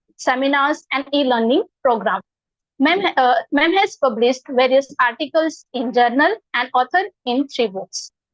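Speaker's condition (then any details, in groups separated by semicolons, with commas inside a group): No condition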